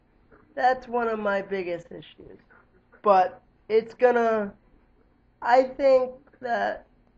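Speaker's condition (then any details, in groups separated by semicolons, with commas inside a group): Cerebral palsy; lifelong, wheelchair user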